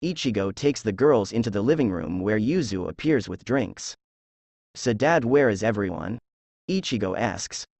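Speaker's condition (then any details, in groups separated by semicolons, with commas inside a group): No condition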